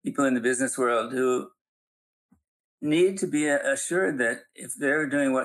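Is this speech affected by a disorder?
Yes: Parkinson's; Parkinson's diagnosed about 6.5 years earlier, gradually somewhat worse, not debilitating; still teaching and speaking publicly.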